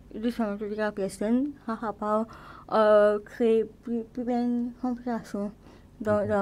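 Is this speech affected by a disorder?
Yes: cerebral palsy.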